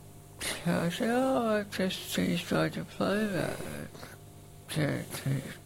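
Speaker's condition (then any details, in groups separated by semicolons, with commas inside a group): Facioscapulohumeral muscular dystrophy, facioscapulohumeral (FSHD); named facioscapulohumeral form in late 20s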